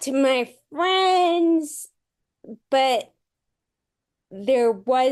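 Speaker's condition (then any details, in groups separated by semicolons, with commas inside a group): Friedreich's ataxia; progressive, plus MS; motor skills and speech affected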